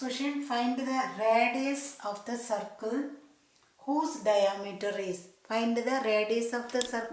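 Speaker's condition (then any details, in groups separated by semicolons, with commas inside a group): No condition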